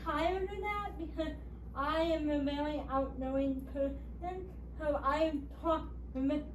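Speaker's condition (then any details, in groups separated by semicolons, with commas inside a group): Cerebral palsy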